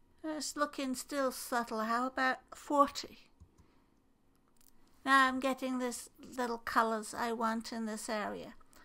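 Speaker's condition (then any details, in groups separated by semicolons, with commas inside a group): No condition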